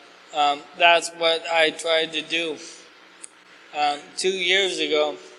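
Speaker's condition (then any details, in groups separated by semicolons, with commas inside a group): ALS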